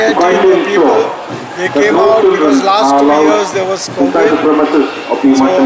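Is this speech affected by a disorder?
No.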